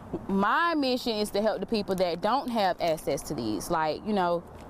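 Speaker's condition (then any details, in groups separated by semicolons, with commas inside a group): No condition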